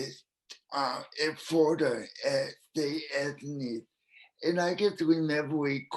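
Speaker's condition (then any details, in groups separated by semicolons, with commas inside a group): Cerebral palsy, spastic quadriplegia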